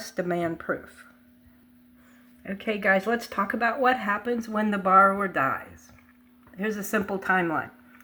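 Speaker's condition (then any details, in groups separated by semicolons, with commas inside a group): No condition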